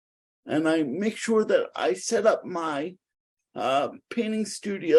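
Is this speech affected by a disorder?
Yes: cerebral palsy; spastic type.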